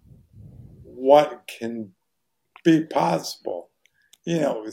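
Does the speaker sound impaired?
Yes: ALS; voice very hoarse.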